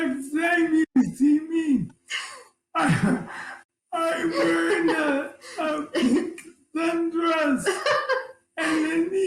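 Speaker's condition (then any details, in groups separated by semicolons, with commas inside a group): ALS; voice affected, hard to understand, partner interprets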